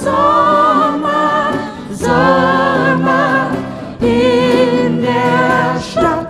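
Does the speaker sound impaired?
No.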